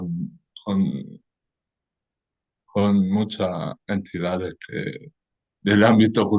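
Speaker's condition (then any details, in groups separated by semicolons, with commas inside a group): Cerebral palsy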